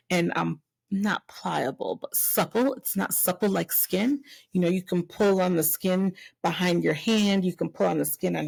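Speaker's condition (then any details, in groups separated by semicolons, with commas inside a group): No condition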